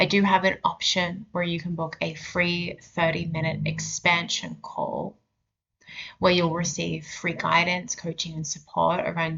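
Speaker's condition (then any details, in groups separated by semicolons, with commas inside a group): No condition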